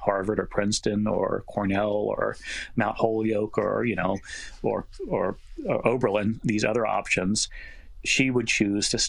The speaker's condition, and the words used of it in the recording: None; typical speech.